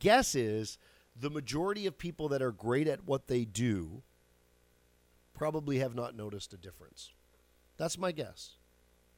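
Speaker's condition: No condition

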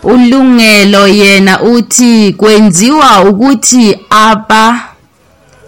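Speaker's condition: No condition

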